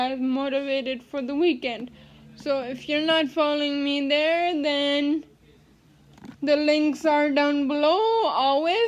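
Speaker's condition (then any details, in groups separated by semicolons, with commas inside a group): Cerebral palsy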